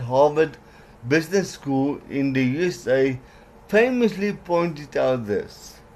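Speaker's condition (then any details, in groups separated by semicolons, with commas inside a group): Cerebral palsy; some words unclear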